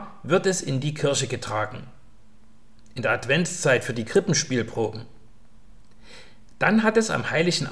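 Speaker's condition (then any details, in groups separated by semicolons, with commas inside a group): No condition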